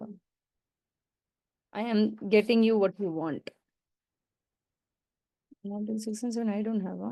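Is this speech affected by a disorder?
No.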